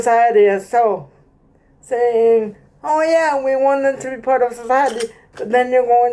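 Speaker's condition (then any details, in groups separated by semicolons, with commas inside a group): Cerebral palsy; present from birth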